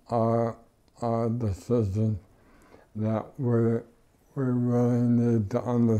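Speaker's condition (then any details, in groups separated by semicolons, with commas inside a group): ALS; hand and finger weakness, finger glove; cough assist machine, physical therapy, no tracheostomy; mucus once blocked airway, could not breathe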